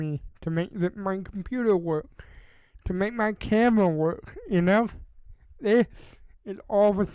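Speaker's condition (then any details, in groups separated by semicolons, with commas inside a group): Cerebral palsy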